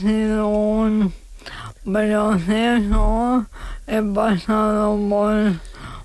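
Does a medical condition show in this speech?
Yes: ALS; diagnosed at about age 35.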